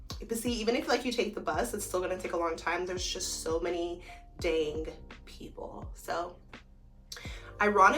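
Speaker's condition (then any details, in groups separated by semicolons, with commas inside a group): No condition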